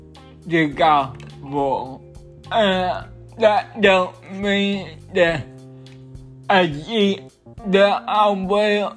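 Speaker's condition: Cerebral palsy

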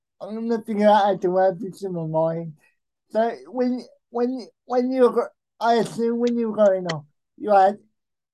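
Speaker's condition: Cerebral palsy; most severe type, present since birth, uses electric wheelchair driven himself

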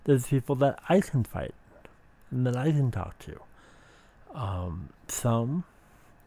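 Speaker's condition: Speech impediment

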